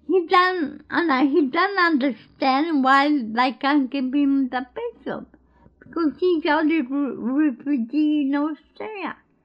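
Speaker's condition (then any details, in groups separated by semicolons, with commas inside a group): Cerebral palsy; born in Greece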